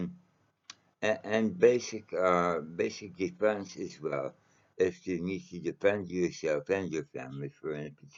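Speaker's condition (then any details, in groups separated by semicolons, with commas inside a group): Mouth cancer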